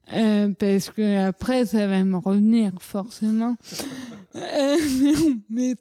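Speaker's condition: Cerebral palsy; leg surgery around age 14 with several medical errors, atypical gait, childhood speech, psychomotor and physiotherapy; all rehabilitation including physiotherapy stopped at age 18, speech and psychomotor therapy stopped earlier

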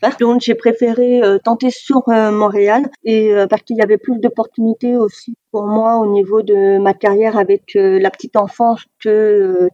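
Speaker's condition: Deafness, severe; oralist, uses some sign language

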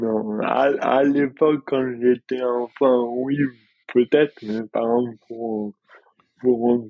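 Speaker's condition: Dystonia; onset in childhood

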